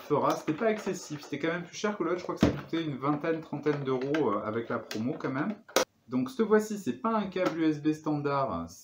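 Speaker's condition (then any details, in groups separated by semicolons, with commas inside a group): No condition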